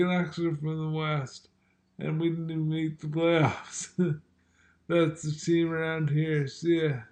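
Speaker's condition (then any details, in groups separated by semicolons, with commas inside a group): Multiple sclerosis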